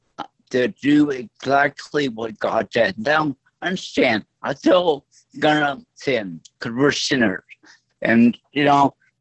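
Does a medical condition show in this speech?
Yes: stroke; voice affected.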